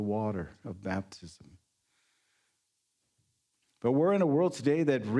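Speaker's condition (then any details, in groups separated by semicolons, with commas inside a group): No condition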